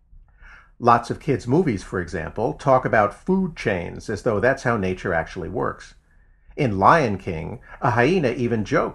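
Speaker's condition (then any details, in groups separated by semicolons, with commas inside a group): No condition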